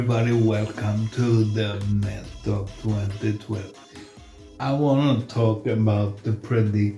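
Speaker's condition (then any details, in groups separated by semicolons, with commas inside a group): Multiple sclerosis; progressive form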